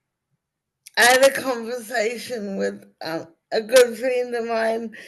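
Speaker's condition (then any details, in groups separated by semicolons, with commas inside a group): Cerebral palsy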